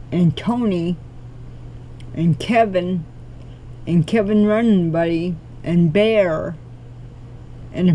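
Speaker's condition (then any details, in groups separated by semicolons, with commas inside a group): Cerebral palsy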